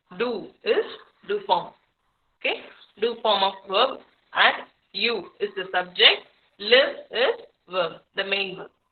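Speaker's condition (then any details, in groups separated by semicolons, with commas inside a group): No condition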